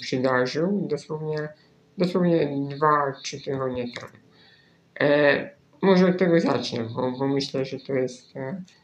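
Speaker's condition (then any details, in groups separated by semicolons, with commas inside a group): Spinal muscular atrophy; cannot use normal keyboard, uses phone touchscreen connected directly to computer, right-click via two keys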